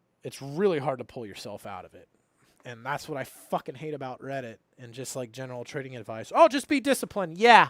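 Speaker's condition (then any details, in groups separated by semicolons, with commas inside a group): No condition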